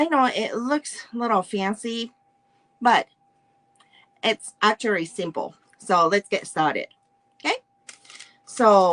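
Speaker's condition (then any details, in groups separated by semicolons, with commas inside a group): No condition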